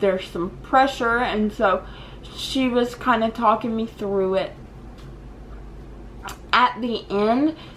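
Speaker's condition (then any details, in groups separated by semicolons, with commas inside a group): Cerebral palsy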